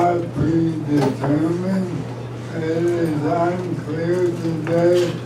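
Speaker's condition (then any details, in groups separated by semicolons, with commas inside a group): ALS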